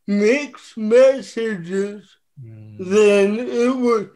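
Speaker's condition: Cerebral palsy; ongoing gym workouts

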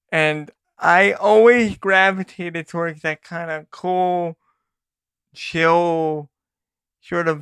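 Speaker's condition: Cerebral palsy; not a smooth

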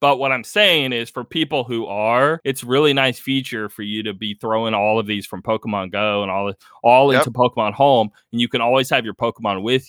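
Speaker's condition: No condition

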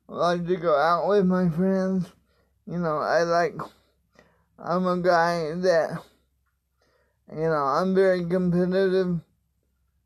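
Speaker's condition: Cerebral palsy, spastic quadriplegic; born 10 weeks premature

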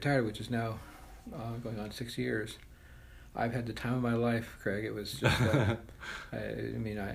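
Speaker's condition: Parkinson's disease

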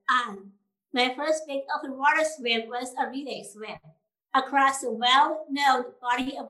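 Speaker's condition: Down syndrome

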